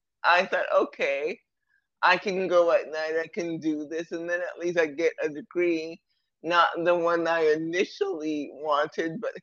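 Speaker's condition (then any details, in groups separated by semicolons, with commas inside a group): Cerebral palsy; present from birth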